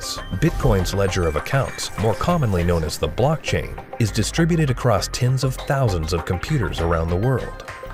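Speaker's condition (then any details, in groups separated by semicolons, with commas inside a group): No condition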